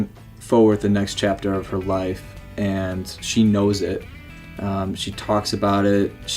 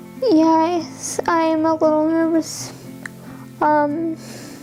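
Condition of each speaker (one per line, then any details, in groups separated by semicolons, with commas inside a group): No condition
Cerebral palsy; diagnosed early childhood, childhood therapy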